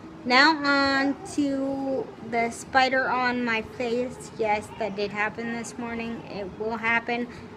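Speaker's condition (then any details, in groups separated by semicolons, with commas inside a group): Cerebral palsy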